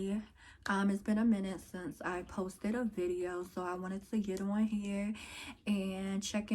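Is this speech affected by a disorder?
No.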